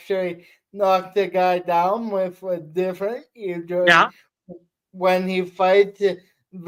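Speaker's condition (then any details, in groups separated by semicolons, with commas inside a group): Cerebral palsy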